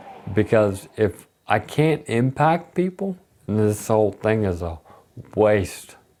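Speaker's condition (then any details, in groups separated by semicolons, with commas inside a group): ALS; terminal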